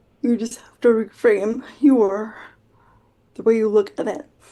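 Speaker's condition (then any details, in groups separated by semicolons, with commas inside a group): Quadriplegic cerebral palsy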